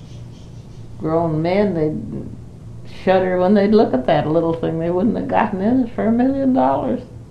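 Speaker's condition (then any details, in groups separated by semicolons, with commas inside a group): Parkinson's; not very able to do much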